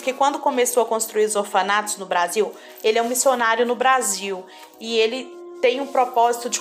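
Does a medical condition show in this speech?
No.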